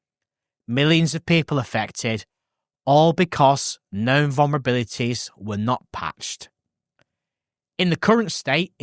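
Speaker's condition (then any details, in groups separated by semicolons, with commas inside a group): No condition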